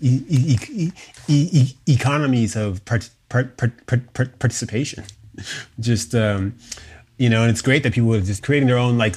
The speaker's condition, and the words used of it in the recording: Stuttering. And then people in my workshops, people in my concerts hear me stutter.